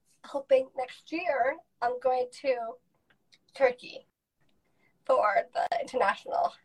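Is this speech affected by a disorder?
Yes: Down syndrome; present from birth, lifelong; age 24.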